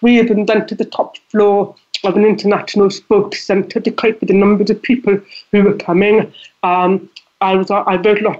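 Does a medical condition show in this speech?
Yes: deafness; relies on lip reading; deafness audible in voice.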